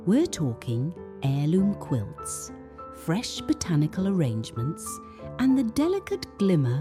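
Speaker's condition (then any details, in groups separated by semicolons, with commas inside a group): No condition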